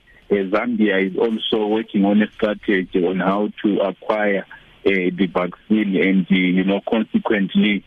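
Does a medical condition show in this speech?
No.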